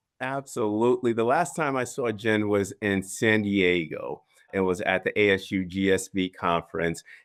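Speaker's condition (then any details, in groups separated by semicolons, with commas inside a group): No condition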